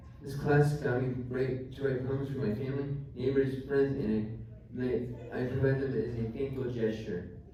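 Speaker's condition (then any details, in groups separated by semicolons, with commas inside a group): Traumatic brain injury; climbing accident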